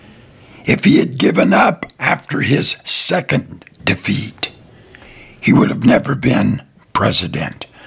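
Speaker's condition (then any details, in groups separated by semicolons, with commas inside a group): Throat cancer, partial laryngectomy; treatments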